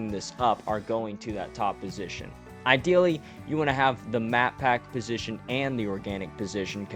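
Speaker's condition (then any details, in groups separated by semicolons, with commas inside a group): No condition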